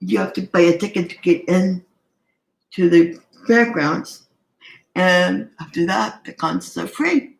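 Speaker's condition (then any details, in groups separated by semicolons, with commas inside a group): Cerebral palsy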